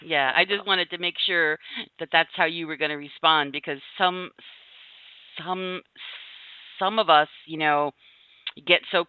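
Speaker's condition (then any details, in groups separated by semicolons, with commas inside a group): Stuttering; practices voluntary stuttering; sometimes no obvious stuttering then sudden stuttering, voluntary stuttering can turn into real stuttering; repeated sounds, repeated words, prolonged sounds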